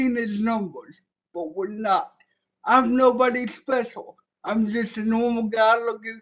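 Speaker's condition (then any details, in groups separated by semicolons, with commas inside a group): Cerebral palsy; present from birth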